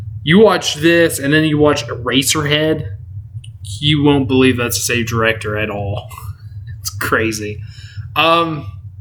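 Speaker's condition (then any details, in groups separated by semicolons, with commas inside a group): No condition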